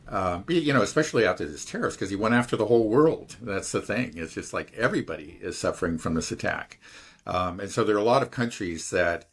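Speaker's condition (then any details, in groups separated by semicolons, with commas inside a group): No condition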